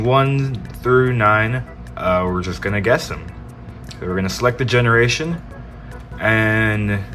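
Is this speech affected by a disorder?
No.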